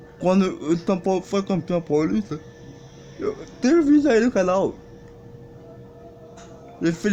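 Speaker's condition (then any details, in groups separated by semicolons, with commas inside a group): Cerebral palsy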